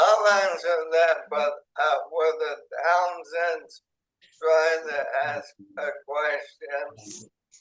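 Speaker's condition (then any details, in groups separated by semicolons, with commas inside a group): ALS, speech-generating device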